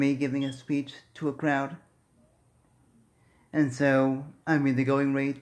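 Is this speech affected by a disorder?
Yes: cerebral palsy; speaks fast.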